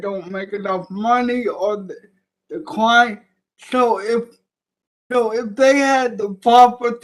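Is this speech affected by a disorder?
Yes: cerebral palsy; present from birth.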